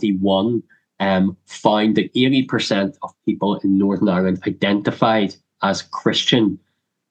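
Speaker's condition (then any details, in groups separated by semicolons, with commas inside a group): Cleft lip and palate; congenital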